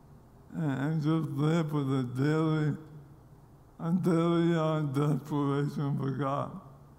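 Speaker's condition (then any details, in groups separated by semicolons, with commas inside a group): ALS; continuing to lose abilities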